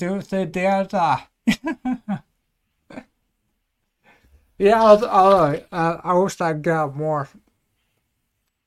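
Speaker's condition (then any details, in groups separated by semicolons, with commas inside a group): Cerebellar ataxia; not a walker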